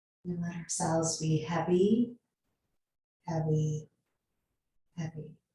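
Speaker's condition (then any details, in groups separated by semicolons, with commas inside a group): No condition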